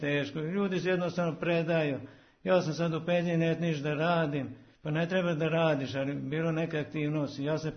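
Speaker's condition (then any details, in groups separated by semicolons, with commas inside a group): Parkinson's disease; walks about 8 km daily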